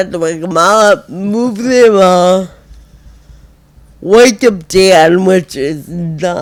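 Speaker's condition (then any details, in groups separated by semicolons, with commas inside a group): Friedreich ataxia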